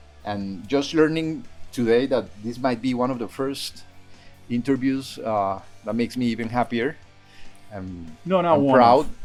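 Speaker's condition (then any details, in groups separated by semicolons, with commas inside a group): No condition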